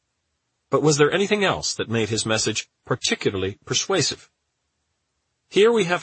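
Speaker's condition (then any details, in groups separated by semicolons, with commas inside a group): No condition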